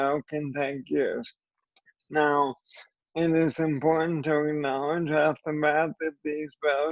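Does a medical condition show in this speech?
Yes: ALS.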